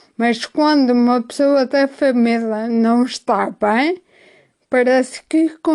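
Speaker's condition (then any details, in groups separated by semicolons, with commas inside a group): Ataxia after brain injury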